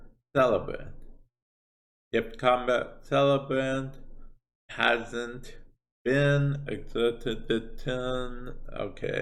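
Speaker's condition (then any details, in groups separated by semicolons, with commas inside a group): Cerebral palsy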